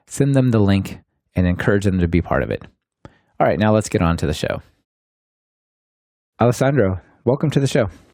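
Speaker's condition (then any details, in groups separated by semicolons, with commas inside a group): No condition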